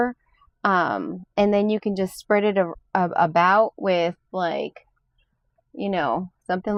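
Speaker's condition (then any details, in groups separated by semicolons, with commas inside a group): No condition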